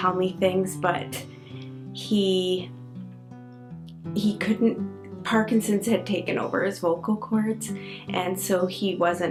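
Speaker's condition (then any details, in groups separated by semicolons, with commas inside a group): No condition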